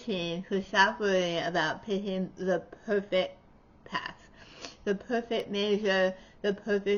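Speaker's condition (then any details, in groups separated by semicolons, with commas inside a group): Tongue cancer surgery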